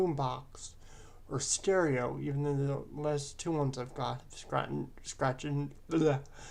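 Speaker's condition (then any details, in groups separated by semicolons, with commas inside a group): Cerebral palsy; present from birth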